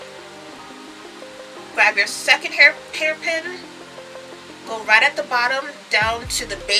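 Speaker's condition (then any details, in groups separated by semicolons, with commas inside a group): No condition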